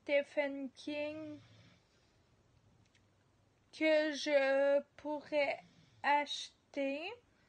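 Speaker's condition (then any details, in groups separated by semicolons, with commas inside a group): Ataxia; degenerative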